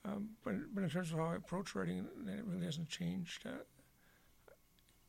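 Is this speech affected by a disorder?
Yes: Parkinson's disease; Parkinson's disease diagnosed several years ago, terrible sleep disturbances, on disability; fingers getting clumsy, typing increasingly difficult; voice bad today, a direct symptom of Parkinson's.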